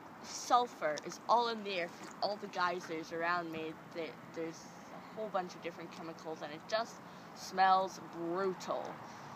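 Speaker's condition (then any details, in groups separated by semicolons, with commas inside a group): No condition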